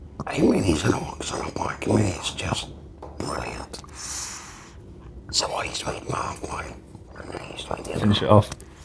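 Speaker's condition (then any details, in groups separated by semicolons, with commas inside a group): Laryngectomy; permanent tracheostomy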